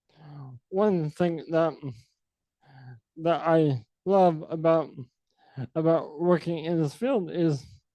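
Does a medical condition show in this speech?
Yes: ALS; sporadic form; diagnosed at age 32.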